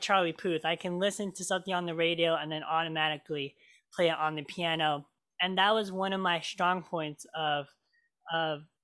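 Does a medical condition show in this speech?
Yes: cleft lip and palate; congenital cleft lip and palate, hole in upper lip, multiple surgeries growing up, major closure surgery, lip scar remains; made eating, talking and singing hard growing up.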